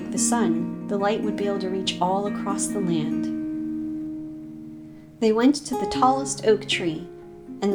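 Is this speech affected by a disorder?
No.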